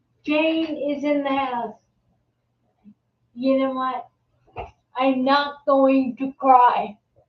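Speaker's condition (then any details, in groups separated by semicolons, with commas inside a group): Multiple sclerosis; secondary progressive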